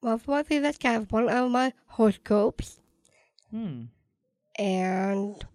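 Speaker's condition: Down syndrome

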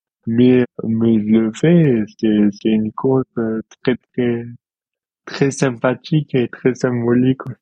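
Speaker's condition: Dystonia; present since birth

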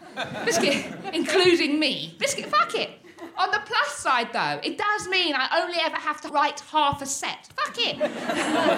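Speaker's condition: Tourette's syndrome; neurological, uncontrollable motor and vocal tics, wheelchair user, cannot stand; long-standing; frequent shouted vocal tics, involuntary swearing, random phrases, cannot stay on script

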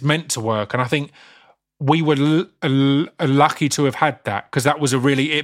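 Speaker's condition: Stammer; stammer since childhood, b sounds a hurdle; noticeable stammer during recording, stuck on b in 'Baldrick', sound and word repetitions; controlled when acting via tricks and breathing points, over-prepares lines, adds 'er' run-up before hard letters; repeated sounds, prolonged sounds

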